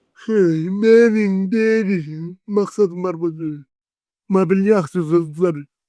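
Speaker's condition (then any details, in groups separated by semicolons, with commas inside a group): Cerebral palsy; 40 years with condition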